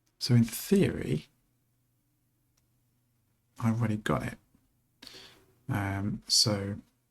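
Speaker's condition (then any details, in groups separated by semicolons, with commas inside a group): No condition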